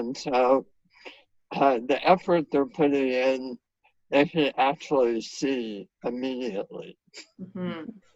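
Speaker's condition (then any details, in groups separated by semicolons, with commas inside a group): Head and neck cancer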